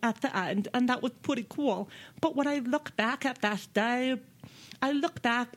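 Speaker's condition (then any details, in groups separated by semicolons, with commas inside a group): Deafness; speaks with own voice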